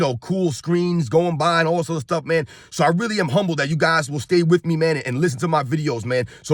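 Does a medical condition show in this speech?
No.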